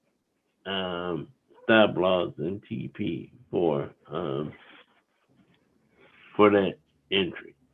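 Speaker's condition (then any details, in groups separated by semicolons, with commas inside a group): Cerebral palsy; wheelchair user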